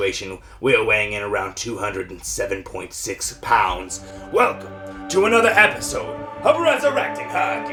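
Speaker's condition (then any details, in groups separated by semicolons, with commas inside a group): No condition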